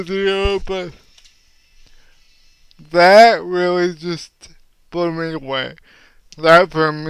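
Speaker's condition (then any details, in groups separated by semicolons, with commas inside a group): Cerebral palsy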